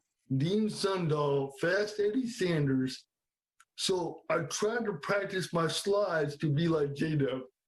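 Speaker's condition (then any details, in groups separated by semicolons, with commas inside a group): Cerebral palsy; present from birth, affects legs, arms, hands; speech affected, may sound different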